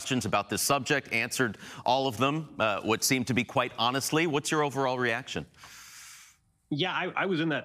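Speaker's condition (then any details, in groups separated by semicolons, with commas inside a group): No condition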